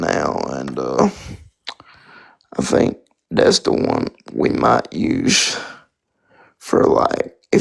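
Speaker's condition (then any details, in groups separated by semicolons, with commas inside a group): Spastic quadriplegic cerebral palsy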